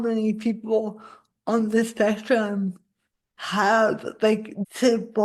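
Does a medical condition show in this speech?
Yes: cerebral palsy; spasticity.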